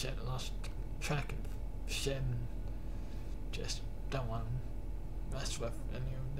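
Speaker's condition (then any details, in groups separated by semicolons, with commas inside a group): Cerebral palsy; cannot stand beyond 10 minutes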